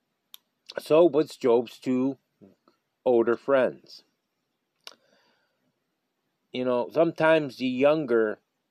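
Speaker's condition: No condition

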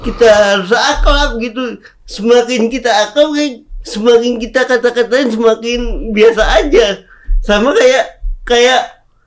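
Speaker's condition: Cerebral palsy; speaking is difficult

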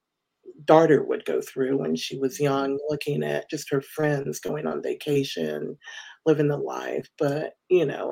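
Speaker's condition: No condition

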